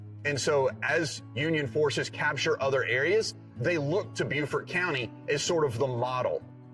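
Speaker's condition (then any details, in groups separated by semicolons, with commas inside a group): No condition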